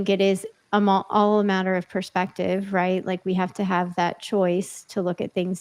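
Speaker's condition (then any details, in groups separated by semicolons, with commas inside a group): No condition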